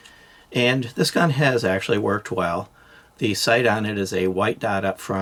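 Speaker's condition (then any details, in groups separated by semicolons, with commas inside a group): No condition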